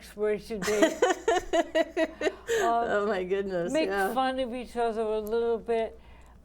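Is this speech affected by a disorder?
Yes: ALS; some pills hard to swallow, tongue twists on long words.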